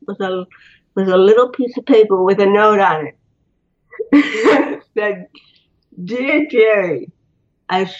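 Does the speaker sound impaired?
Yes: cerebral palsy; botox.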